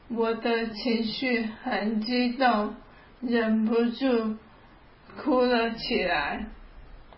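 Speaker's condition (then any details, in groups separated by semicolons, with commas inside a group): ALS; onset about three years ago, hand muscle atrophy starting right hand, left hand over a year later; progressive loss of abilities, weak right fingers, cannot type or write, cannot pull zippers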